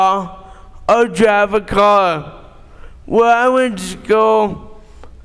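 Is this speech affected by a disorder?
Yes: cerebral palsy; born premature.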